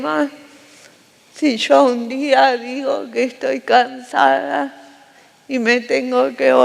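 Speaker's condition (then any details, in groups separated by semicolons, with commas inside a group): Cerebral palsy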